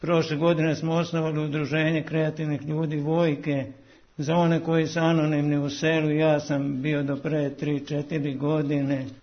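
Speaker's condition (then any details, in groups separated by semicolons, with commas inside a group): Parkinson's disease; converses normally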